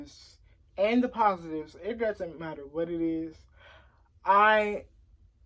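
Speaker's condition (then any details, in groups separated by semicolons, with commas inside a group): Cerebral palsy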